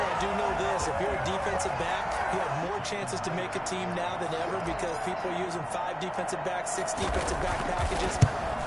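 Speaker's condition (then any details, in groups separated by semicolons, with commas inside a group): No condition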